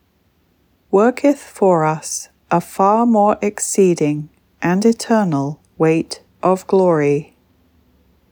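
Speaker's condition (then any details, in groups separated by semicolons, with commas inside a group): No condition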